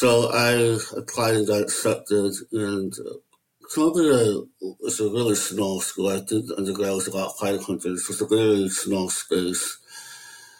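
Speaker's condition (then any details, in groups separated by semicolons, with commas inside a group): Möbius syndrome; lifelong rare disability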